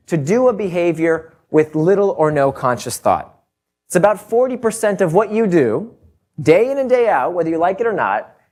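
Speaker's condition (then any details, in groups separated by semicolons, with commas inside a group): No condition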